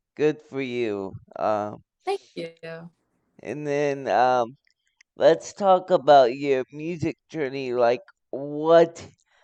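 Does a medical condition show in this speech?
Yes: cerebral palsy.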